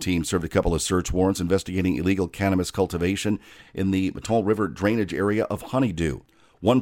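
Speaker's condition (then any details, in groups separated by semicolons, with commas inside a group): No condition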